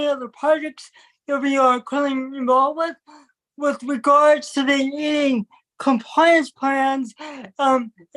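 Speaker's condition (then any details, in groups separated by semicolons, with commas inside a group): Cerebral palsy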